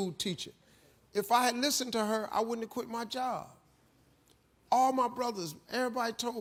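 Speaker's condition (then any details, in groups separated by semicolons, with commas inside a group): No condition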